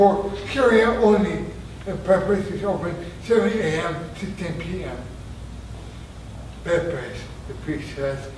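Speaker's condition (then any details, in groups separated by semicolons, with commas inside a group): Traumatic brain injury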